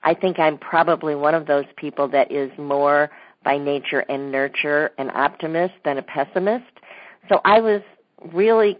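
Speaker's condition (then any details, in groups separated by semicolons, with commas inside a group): Cleft lip and palate; congenital, not fully corrected by plastic surgery in early childhood, visible mouth and nose difference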